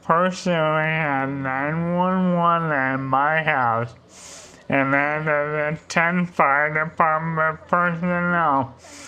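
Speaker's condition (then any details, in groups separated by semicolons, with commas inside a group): ALS; slow progression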